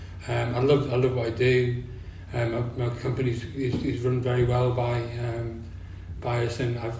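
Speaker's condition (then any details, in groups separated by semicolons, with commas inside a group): Parkinson's disease; years since diagnosis, on medication, walking affected, medication helps standing, symptoms worse when inactive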